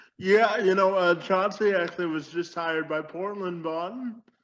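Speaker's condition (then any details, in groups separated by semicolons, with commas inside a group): Cerebral palsy; from birth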